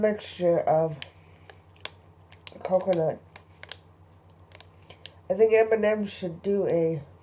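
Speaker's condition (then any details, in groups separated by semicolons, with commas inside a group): Cerebral palsy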